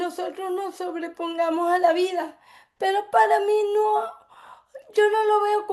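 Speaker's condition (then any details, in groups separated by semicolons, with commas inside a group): Cerebral palsy; affects speech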